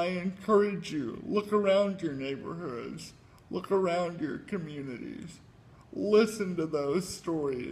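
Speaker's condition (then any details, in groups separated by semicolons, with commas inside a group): Cerebral palsy; affects fingers and toes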